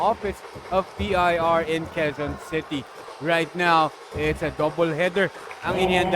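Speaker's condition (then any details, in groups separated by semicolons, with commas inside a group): No condition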